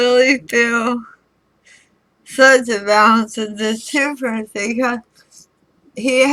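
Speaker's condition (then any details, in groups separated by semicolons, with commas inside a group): Throat cancer radiation damage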